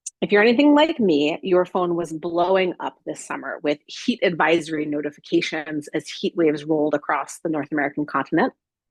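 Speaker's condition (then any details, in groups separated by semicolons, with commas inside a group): No condition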